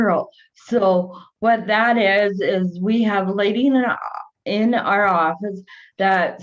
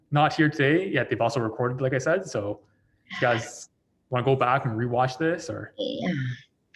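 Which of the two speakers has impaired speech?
The first: cerebral palsy; from birth; early difficulty forming words, learned by mimicry, no speech therapy.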